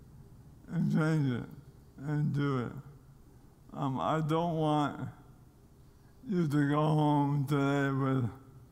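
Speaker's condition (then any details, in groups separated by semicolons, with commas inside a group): ALS; diagnosed during pro football career in Nashville after loss of strength, speed and weight; losing ability to speak clearly, voice does not sound as expected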